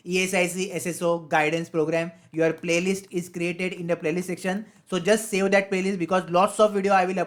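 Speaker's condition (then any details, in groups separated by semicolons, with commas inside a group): No condition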